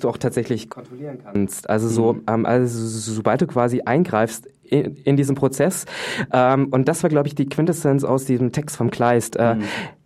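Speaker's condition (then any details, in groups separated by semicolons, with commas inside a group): Stuttering; felt at lips, tongue, articulation and whole body, giving seminars a challenge; repeated sounds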